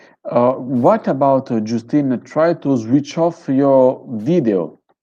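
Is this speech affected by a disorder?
No.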